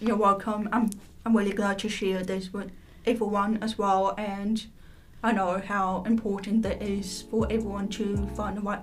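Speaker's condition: Profound deafness

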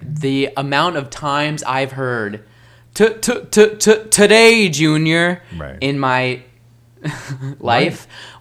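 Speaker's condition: Stuttering; not caused by nervousness; pauses searching for a word; varies with excitement, worse when hurt, stuttered on tour stage, stuttered a lot in Grease audition; repeated sounds

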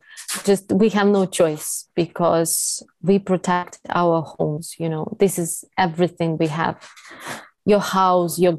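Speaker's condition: No condition

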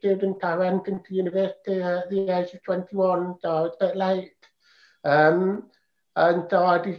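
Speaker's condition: Profound deafness; congenital

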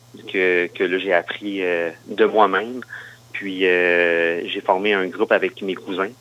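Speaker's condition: Stuttering; stuttering onset in primary school, more intense in primary school than now; much improved, largely managed through singing and microphone use; stuttering stops when singing, almost never stuttered with microphone when hosting, confidence helps; repeated words, prolonged sounds

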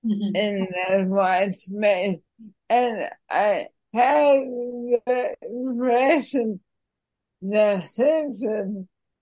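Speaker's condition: Worsening speech; speech aggravated, symptoms feel dense, host repeats her words back for listeners

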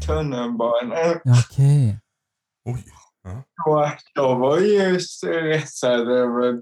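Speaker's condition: Cerebral palsy; visible disability

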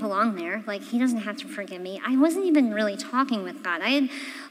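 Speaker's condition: Cleft palate; congenital

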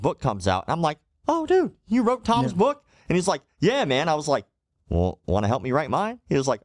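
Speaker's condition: Cleft lip and palate

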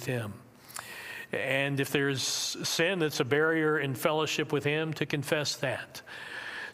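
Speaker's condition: No condition

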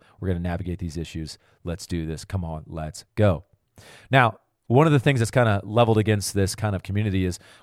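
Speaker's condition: No condition

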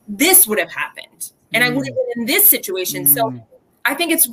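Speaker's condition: No condition

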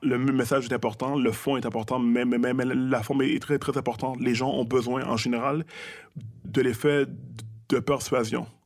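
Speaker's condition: Stuttering; stutters in conversation, fluent when rapping, strings syllables together very fast without stopping or tripping; repeated sounds

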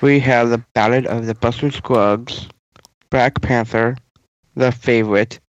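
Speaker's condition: Down syndrome

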